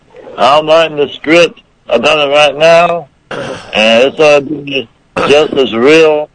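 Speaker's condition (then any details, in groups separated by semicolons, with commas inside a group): Muscular dystrophy, rare form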